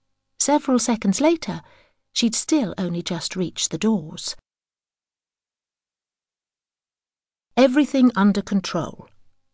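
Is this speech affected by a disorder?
No.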